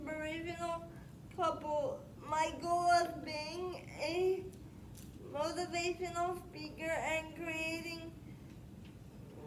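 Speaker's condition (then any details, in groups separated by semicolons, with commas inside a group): Spastic quadriplegic cerebral palsy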